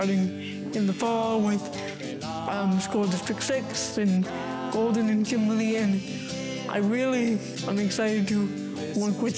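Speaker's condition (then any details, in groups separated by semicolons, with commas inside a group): Cerebral palsy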